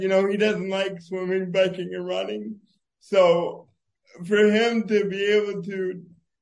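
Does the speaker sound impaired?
Yes: cerebral palsy; congenital, born prematurely at 29 weeks, diagnosed within weeks, brain-muscle disconnect, worse lower in body, walks with walker; disorder described as making talking difficult, expected at diagnosis to probably never talk.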